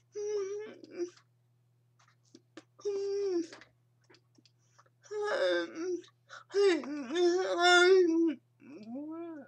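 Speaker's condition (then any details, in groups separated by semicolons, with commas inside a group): Cerebral palsy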